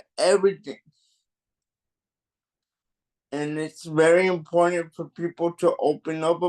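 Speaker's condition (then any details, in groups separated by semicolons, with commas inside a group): Cerebral palsy; mild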